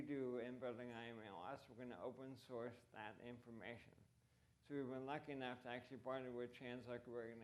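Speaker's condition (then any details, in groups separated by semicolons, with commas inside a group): ALS; voice impacted, reduced fluency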